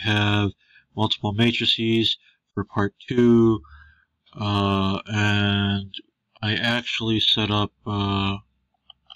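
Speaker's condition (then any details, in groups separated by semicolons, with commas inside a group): No condition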